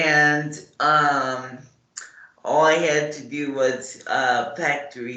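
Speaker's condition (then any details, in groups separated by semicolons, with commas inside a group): Cerebral palsy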